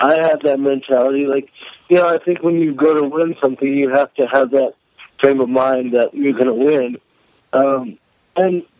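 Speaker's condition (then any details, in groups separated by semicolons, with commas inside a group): Cerebral palsy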